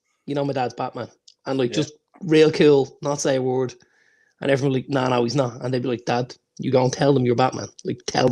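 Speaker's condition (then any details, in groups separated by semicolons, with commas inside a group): No condition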